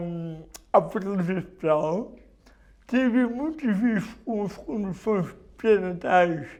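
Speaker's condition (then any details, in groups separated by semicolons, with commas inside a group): Cerebral palsy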